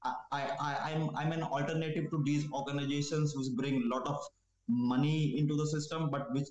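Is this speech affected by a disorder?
Yes: stammering; stammering since school age; repeats initial sounds, e.g. s-s-s in start, considers self a good communicator; here repeated sounds, repeated words.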